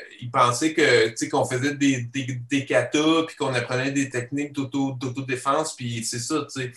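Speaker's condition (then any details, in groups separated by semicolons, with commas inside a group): Stuttering; genetic and neurological; stutters in daily life, partial control keeps spontaneity, full control would need changed voice; repeated sounds, repeated words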